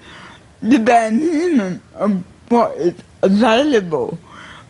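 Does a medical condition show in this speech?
Yes: cerebral palsy and multiple sclerosis; cerebral palsy lifelong, multiple sclerosis diagnosed later, increasingly less able to do things.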